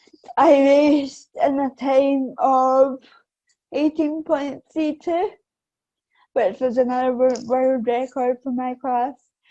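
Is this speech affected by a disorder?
Yes: cerebral palsy; affects balance.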